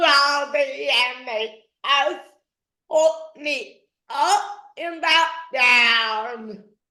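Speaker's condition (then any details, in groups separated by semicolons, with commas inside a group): Dystonia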